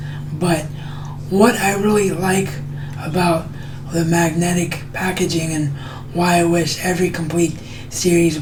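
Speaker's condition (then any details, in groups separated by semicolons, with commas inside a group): Cerebral palsy; wheelchair bound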